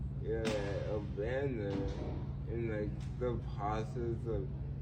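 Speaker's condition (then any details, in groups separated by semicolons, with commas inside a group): Cerebral palsy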